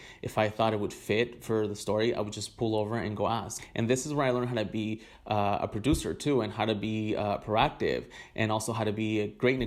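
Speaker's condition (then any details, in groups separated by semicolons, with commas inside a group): No condition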